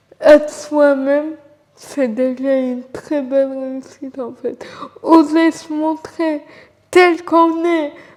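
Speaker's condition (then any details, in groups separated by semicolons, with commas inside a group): Cerebral palsy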